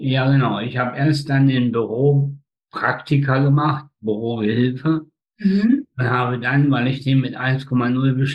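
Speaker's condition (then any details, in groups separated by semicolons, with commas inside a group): Spastic tetraparesis, spastic quadriplegia; runs half marathons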